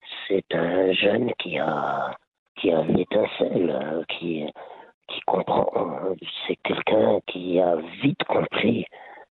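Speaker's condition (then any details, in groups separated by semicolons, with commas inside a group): Laryngeal cancer; laryngeal cancer linked to heavy smoking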